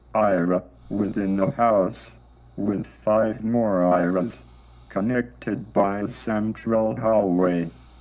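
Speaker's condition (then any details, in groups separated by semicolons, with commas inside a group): Traumatic brain injury; injury at age 10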